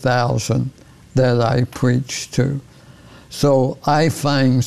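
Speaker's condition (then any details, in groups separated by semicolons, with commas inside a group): ALS; progressive ALS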